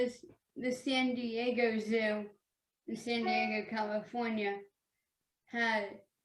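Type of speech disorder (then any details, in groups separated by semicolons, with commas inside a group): Childhood apraxia of speech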